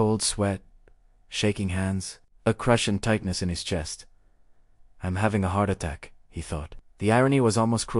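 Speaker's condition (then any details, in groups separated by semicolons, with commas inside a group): No condition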